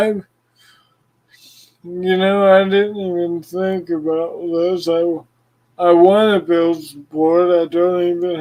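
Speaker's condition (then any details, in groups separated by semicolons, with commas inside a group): Cerebral palsy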